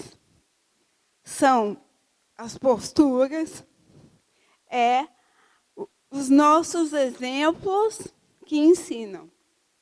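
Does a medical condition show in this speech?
Yes: cerebral palsy; from birth, uses wheelchair.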